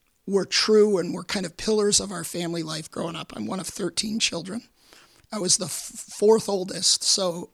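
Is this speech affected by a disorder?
Yes: vocal cord cancer, repeated surgery; Hodgkin's lymphoma diagnosed at age 36, 19 vocal cord surgeries, chemotherapy causing mouth pain.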